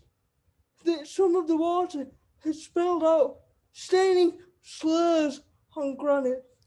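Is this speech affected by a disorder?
Yes: cerebral palsy; wheelchair user.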